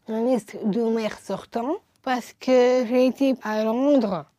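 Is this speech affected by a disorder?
Yes: Down syndrome.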